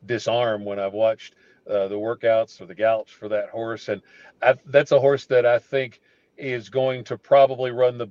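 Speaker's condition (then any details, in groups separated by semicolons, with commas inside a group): No condition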